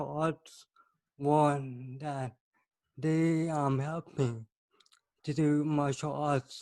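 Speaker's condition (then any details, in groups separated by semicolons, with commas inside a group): Cerebral palsy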